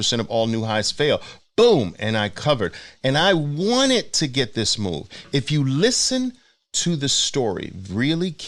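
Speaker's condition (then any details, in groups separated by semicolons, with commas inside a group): No condition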